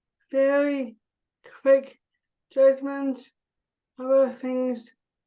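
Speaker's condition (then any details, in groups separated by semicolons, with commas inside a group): Cerebral palsy; spasticity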